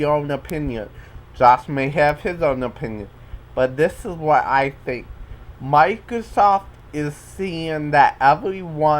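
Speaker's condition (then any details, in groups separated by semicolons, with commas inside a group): Cerebral palsy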